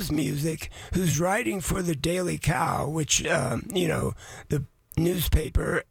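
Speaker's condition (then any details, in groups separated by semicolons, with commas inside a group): Voice changed after vocal cord surgery; voice changed since surgery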